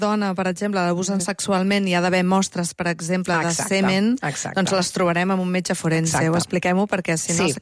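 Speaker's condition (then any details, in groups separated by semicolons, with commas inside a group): No condition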